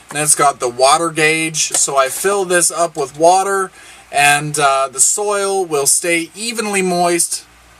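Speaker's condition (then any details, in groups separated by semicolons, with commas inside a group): No condition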